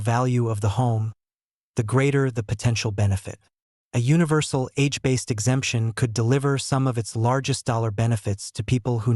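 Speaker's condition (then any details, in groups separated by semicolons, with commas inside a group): No condition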